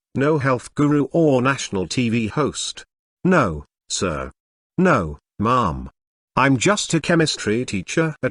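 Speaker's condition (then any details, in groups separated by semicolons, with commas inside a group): No condition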